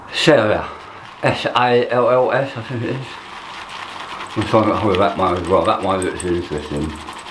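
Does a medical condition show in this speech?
Yes: tongue cancer; half tongue removed.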